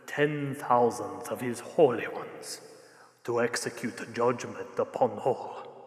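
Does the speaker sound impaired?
No.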